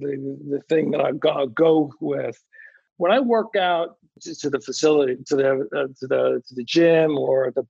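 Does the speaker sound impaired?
Yes: anomic aphasia after stroke; right side unable to move, initially global aphasia per SLPs, then Broca's, now anomic aphasia; expected lifelong, setbacks after three seizures, constraint-induced movement therapy (CIMT); initially could neither understand nor speak, first year only 1,000-1,500 words, now word-finding problems.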